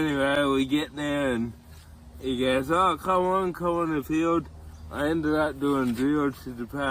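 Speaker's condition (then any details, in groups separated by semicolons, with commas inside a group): Cerebral palsy; from birth, tight muscles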